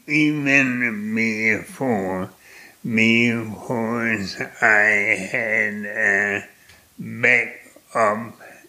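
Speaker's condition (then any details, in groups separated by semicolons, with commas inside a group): Primary lateral sclerosis; profoundly affected, speaks with effort, hard to follow, voice affected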